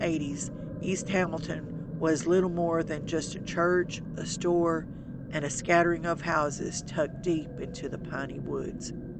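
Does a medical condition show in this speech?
No.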